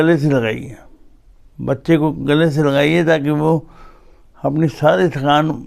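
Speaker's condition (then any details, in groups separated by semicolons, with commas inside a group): Cerebral palsy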